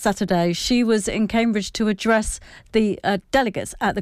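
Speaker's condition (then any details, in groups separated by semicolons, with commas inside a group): No condition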